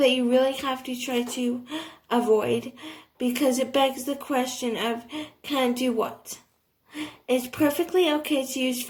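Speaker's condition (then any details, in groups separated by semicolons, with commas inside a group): Cerebral palsy, athetoid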